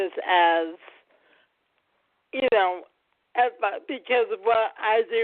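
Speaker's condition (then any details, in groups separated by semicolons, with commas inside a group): Cerebral palsy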